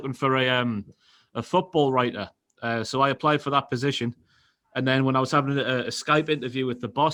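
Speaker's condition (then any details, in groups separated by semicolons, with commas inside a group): No condition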